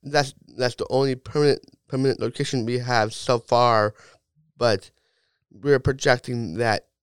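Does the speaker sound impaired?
Yes: Down syndrome; self-described natural gift in talking, loves talking to crowds, public speaker, gave TED talk.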